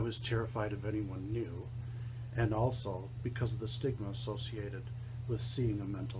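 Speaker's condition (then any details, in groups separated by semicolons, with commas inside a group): No condition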